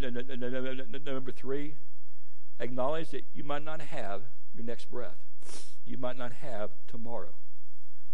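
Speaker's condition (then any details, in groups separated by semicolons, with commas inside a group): Stuttering; once felt speech made preaching impossible; preaching a sermon, prays for clarity of speech; jokes listeners probably haven't noticed; repeated sounds, blocks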